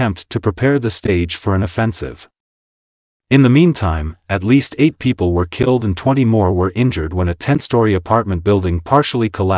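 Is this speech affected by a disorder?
No.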